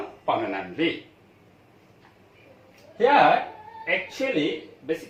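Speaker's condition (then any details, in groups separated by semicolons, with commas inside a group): No condition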